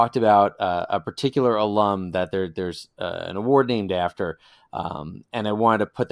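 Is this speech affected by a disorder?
No.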